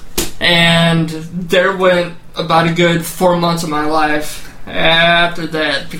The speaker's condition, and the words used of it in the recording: Stuttering. And anytime I stutter, you guys should try to attempt what I'm going to say next.